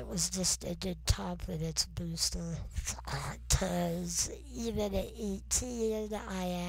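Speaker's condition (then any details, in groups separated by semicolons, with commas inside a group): Non-progressive muscular dystrophy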